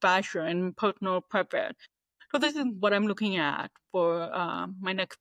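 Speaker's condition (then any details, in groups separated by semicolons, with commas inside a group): Deafness, 98% hearing loss; age 43, audiologist called her perfect cochlear implant candidate, harder to understand speech than when younger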